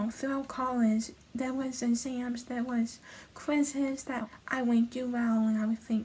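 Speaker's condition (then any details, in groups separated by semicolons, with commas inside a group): Hemiplegic cerebral palsy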